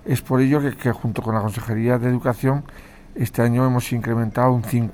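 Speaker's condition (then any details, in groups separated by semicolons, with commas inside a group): No condition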